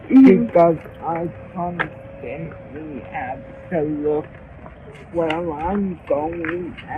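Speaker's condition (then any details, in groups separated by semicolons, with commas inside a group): Cerebral palsy; uses service dog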